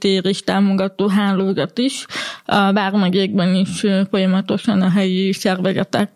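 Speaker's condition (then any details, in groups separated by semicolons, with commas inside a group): Hearing impairment; colleague helps when not understanding in groups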